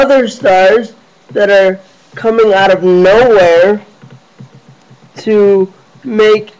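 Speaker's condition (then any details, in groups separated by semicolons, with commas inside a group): Cerebral palsy; wheelchair bound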